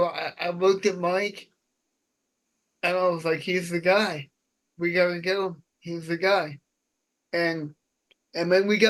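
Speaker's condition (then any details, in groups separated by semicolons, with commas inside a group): Cerebral palsy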